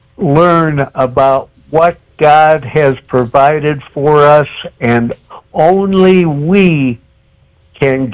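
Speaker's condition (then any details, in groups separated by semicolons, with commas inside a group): Cerebral palsy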